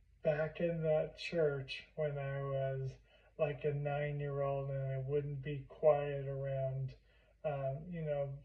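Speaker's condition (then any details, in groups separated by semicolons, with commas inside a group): Primary lateral sclerosis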